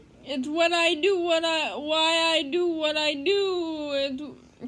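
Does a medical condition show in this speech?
Yes: cerebral palsy; speech therapy.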